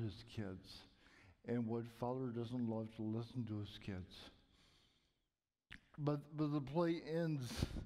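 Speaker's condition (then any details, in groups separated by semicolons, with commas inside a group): Cerebral palsy; may be hard to understand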